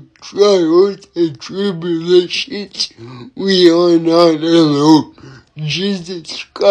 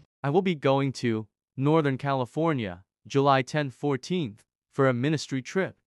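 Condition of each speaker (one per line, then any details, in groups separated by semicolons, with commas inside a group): Cerebral palsy; knees cave, unpredictable body movements
No condition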